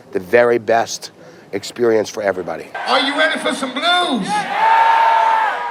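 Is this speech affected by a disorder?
No.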